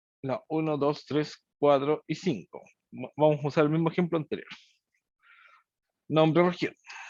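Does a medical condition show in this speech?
No.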